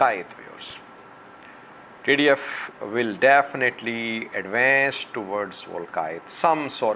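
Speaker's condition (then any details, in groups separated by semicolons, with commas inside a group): No condition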